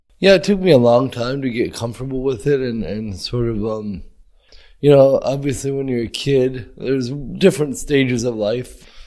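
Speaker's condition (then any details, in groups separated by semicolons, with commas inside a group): Cerebral palsy; brain injury, present from birth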